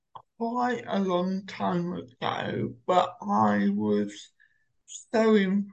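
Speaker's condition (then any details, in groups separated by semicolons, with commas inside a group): Cerebral palsy; uses Omeo wheelchair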